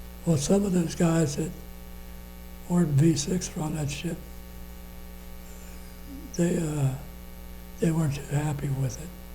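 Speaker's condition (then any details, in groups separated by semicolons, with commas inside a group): Parkinson's disease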